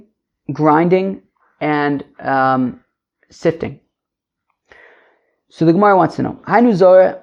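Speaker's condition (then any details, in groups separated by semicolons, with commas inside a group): No condition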